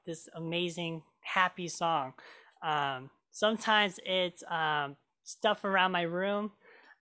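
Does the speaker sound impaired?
Yes: cleft lip and palate; congenital cleft lip and palate, hole in upper lip, multiple surgeries growing up, major closure surgery, lip scar remains; made eating, talking and singing hard growing up.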